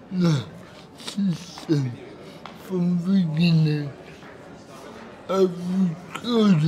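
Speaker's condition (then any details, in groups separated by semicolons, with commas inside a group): Cerebral palsy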